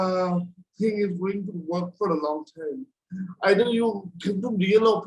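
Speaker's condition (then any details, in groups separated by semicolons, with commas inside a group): Cerebral palsy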